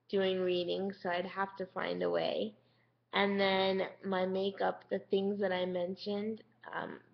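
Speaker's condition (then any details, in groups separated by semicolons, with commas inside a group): Cerebral palsy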